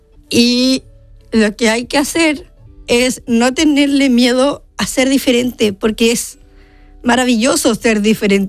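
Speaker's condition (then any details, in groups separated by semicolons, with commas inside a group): Down syndrome; congenital, known from before birth; adult, age 30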